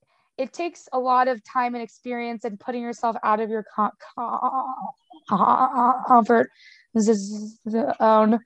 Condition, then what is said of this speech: Stuttering. So even though I stutter more openly now, I do have to deal with that stuff.